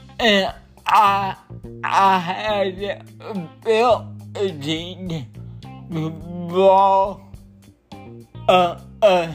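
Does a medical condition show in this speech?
Yes: cerebral palsy.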